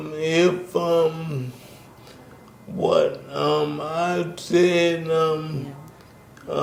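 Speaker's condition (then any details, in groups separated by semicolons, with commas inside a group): ALS; still able to speak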